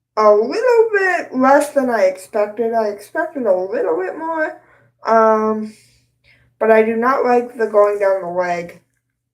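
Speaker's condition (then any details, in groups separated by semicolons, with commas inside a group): Cerebral palsy; both hands affected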